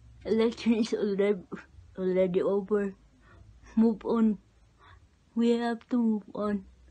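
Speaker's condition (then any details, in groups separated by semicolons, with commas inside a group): Cerebral palsy; present from birth, cannot walk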